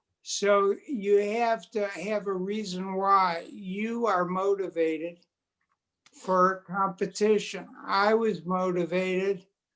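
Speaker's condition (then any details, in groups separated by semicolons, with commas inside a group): Multiple sclerosis; quadriplegic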